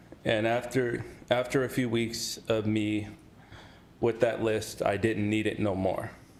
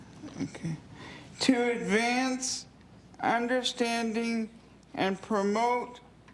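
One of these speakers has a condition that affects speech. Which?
The second: cerebral palsy; physical limitations.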